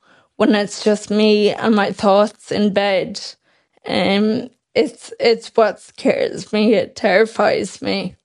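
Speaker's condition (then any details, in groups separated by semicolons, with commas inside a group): Friedreich's ataxia; speech expected to disappear within years, synthetic voice, thickened liquids, possible ventilator expected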